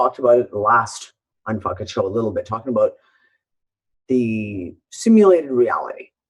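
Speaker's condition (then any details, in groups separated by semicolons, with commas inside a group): No condition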